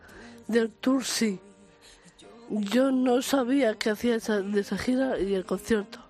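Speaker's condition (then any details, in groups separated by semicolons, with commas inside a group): Down syndrome; trisomy 21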